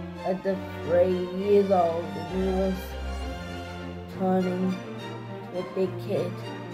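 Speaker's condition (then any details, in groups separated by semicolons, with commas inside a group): Cerebral palsy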